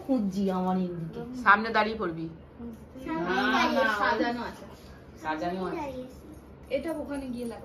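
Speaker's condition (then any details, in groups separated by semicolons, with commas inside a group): No condition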